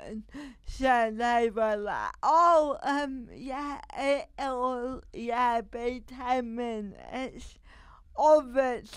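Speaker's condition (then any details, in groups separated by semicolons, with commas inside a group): Cerebral palsy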